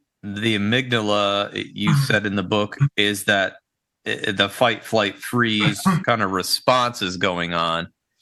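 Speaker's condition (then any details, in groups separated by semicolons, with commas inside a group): No condition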